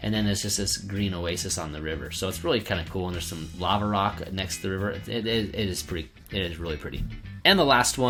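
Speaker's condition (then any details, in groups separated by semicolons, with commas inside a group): No condition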